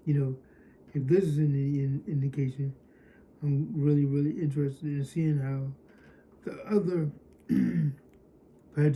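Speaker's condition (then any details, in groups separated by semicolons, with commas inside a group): Cerebral palsy; speaking possibly affected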